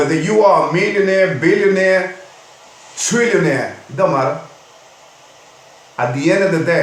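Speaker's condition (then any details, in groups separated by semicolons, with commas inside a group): No condition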